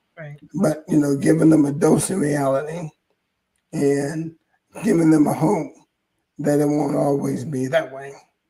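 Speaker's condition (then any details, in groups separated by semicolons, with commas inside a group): ALS; hoarse voice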